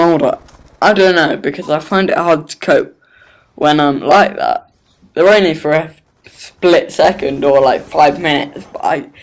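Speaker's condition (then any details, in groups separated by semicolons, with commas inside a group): Cerebral palsy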